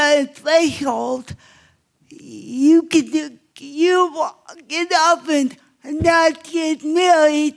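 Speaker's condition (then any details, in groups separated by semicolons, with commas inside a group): Cerebral palsy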